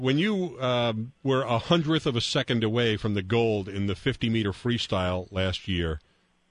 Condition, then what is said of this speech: No condition.